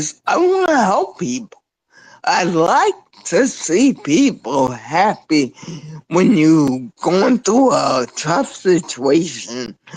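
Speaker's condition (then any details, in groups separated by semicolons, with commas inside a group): Spinocerebellar ataxia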